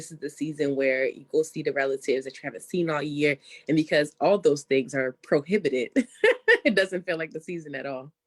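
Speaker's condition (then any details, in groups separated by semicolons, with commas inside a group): No condition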